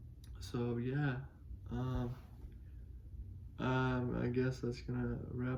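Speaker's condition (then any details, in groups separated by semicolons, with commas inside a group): Cerebral palsy; able to speak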